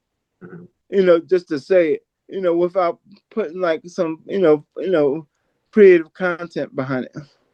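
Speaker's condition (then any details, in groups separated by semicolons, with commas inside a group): Cerebral palsy; from birth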